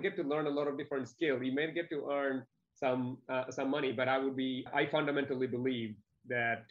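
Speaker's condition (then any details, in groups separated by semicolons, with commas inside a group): No condition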